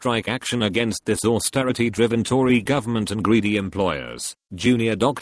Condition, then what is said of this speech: No condition.